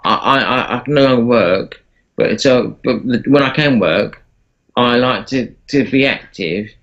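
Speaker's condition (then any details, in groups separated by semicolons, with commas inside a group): Parkinson's disease; works with voice coach, voice loss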